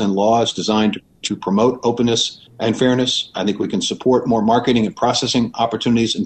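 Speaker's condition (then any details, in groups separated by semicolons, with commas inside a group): No condition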